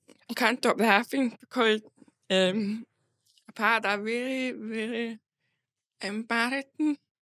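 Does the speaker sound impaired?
Yes: deafness; hearing loss.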